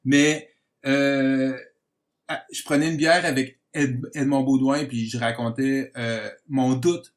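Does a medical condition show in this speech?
Yes: stuttering; stuttering since birth, described as genetic, present while growing up; working on stuttering through acceptance and normalization, member of Association Bégaiement Communication (ABC); stutters less as acceptance and understanding grow, better control of stuttering; here repeated sounds.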